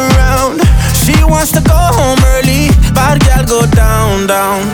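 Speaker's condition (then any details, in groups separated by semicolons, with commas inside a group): No condition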